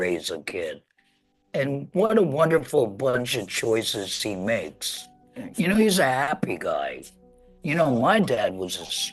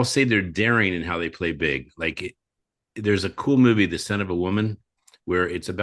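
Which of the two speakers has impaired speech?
The first: laryngectomy; laryngectomy after throat cancer, larynx removed, neck stoma; 11 years since surgery; lost natural voice, talking hard, strains voice.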